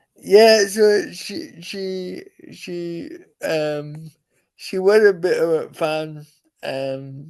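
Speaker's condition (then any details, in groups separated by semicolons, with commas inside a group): Cerebral palsy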